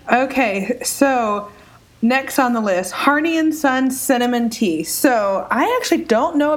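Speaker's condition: No condition

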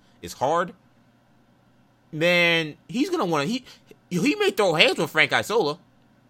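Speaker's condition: No condition

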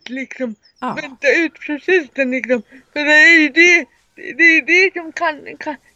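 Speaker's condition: Cerebral palsy; severe, wheelchair user

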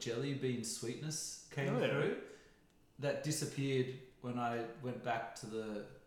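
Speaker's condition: No condition

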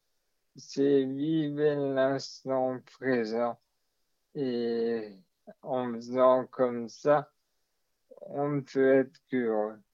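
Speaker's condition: Maladie de Charcot (ALS); diagnosed in adulthood

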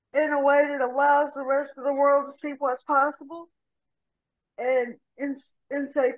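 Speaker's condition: Cerebral palsy; severe rotator cuff tear

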